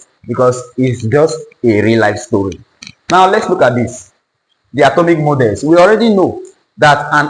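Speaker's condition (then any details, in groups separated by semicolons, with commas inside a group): No condition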